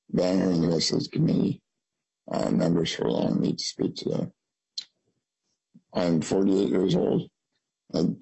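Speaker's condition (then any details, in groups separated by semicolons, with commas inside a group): Spinal muscular atrophy; congenital spinal muscular atrophy, wheelchair since age 10, relies on home care services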